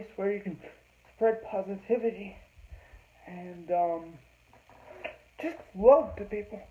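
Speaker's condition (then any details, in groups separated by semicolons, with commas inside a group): Cerebral palsy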